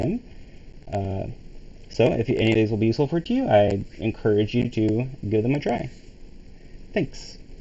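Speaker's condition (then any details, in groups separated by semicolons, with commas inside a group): No condition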